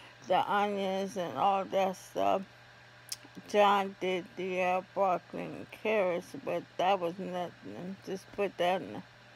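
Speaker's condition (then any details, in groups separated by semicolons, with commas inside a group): ALS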